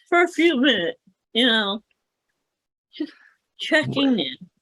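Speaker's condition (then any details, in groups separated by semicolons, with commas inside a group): Cerebral palsy; speaks better than types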